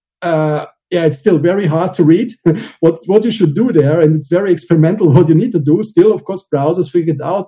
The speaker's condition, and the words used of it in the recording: None; typical speech.